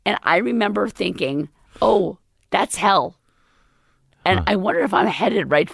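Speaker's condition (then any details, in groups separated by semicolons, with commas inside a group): Left vocal cord paralysis, left unilateral; permanent left cord, near-fatal pneumonia two years ago, intubation, tracheostomy, feeding tube, steroid injections; recent type 1 thyroplasty with implant joining cords, may need another surgery, still hard to swallow; current voice temporary after recent surgery, could not talk or swallow during acute illness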